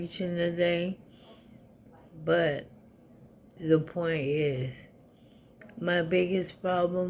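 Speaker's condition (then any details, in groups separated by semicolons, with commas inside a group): ALS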